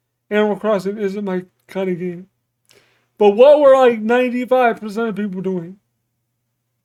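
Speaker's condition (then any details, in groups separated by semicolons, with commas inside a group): Cerebral palsy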